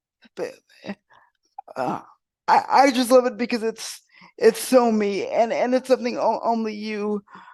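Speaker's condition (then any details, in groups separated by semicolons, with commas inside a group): Cerebral palsy; wheelchair user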